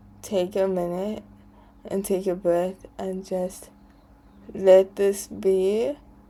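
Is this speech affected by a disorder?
Yes: cerebral palsy.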